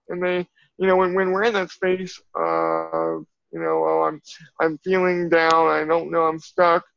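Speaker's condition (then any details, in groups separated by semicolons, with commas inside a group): Cerebral palsy; from birth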